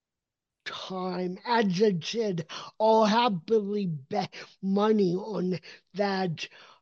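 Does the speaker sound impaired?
Yes: cerebral palsy; calm voice.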